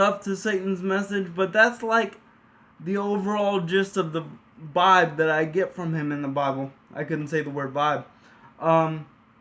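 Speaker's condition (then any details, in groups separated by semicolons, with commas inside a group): Cerebral palsy; speech somewhat affected, occasional slurring, mostly controlled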